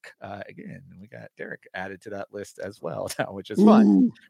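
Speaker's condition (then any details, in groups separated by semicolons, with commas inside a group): No condition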